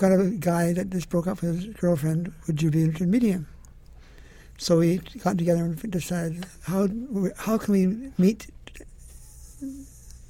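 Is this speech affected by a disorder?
Yes: Parkinson's disease; uses cane for balance, prone to falls; symptoms vary day to day.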